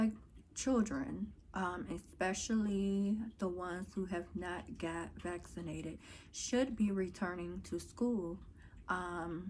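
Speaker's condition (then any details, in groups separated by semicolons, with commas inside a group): No condition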